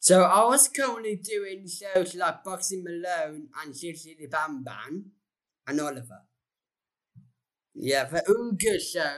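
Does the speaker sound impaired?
Yes: Down syndrome.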